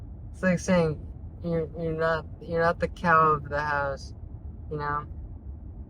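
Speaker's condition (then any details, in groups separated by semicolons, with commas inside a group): Traumatic brain injury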